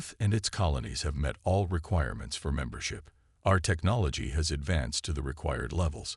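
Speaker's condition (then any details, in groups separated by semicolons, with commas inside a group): No condition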